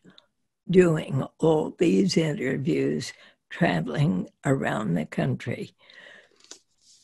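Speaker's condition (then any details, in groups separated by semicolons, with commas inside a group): Spasmodic dysphonia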